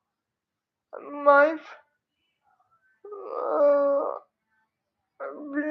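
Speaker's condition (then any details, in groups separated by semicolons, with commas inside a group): Cerebral palsy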